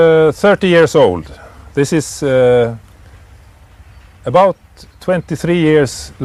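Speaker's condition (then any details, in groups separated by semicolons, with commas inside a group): No condition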